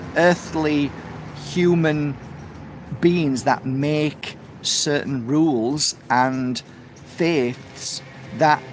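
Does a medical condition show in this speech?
No.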